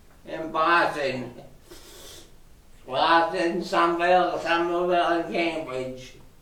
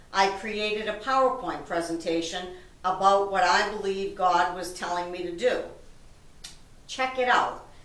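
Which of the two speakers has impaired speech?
The first: traumatic brain injury; quadriparesis, limited use of all limbs.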